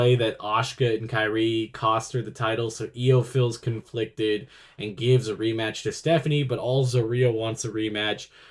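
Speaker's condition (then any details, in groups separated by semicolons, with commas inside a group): No condition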